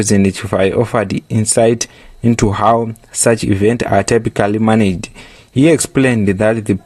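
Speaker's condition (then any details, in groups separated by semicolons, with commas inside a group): No condition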